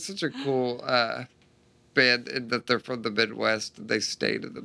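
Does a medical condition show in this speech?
Yes: Duchenne muscular dystrophy; spontaneous mutation, no family history, diagnosed at age 3, too weak to walk, wheelchair since age 12.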